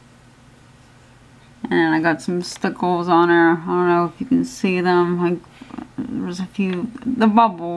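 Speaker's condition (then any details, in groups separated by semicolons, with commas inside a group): Cerebral palsy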